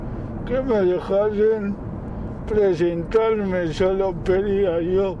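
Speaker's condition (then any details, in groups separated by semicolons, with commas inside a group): Cerebral palsy; from birth, birth complication with forceps delivery, all four limbs affected, muscle atrophy in hands and legs, drives automatic car; speech slightly affected, some difficulty speaking but understood perfectly, once not understood by phone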